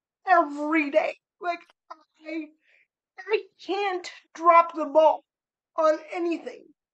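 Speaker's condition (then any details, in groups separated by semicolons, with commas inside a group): Cerebral palsy; spastic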